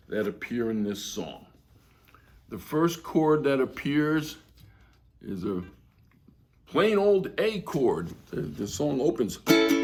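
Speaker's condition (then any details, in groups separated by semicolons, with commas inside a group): No condition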